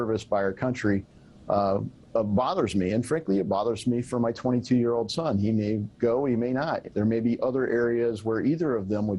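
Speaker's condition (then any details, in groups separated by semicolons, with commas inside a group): No condition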